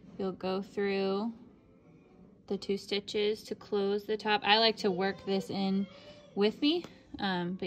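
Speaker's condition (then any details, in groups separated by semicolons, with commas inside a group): No condition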